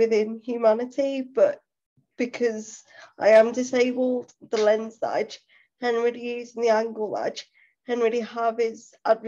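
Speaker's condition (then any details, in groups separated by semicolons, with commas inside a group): Cerebral palsy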